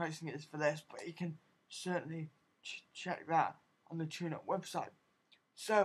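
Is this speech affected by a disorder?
Yes: cerebral palsy.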